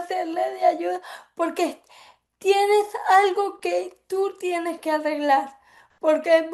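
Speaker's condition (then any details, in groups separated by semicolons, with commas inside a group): Cerebral palsy; from birth; affects speech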